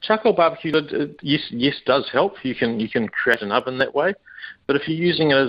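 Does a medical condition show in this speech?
No.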